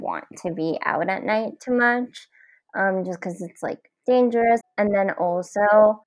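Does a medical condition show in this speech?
Yes: cleft palate; congenital, nose and teeth since childhood.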